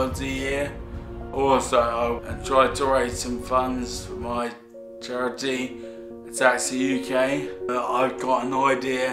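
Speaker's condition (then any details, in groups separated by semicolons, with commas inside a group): Friedreich's ataxia; degenerative, feet worst, distal limbs most affected; onset age 13, back operation, wheelchair; face and tongue less affected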